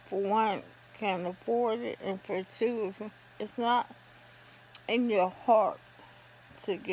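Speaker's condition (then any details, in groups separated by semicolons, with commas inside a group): ALS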